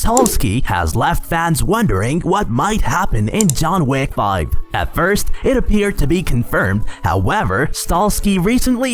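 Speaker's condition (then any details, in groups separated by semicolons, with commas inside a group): No condition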